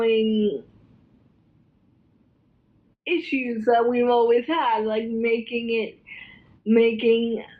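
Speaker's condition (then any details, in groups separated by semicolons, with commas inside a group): Cerebral palsy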